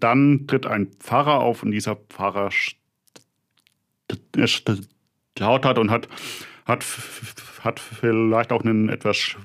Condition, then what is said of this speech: Stuttering. Ich bin im Lokalressort des Mannheimer Morgen angestellt und ich stottere.